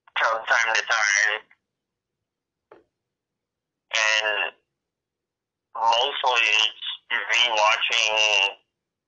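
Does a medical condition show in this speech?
Yes: cerebral palsy, very rare form.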